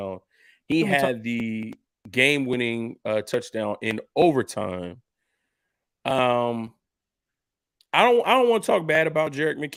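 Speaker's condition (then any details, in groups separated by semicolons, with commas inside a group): No condition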